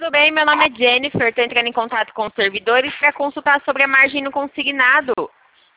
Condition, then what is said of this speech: None; typical speech.